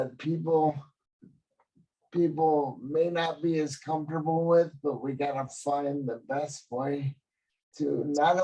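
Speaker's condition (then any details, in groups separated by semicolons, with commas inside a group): Cerebral palsy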